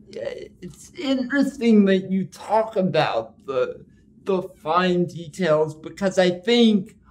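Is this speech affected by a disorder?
Yes: cerebral palsy; powered wheelchair.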